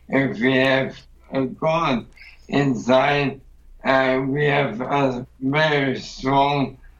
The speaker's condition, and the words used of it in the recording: ALS (motor neuron disease). And I like apologize about my voice and my bad English, but I have for the support my wife.